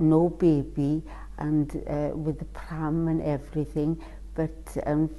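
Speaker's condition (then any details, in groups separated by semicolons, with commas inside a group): Cerebral palsy; affects walking and balance, childhood physiotherapy; cannot pronounce condition name correctly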